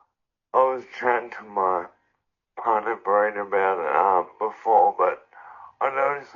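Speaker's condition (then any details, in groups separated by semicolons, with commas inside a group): Motor neurone disease; dysarthria, less clear, effortful, slower speech rate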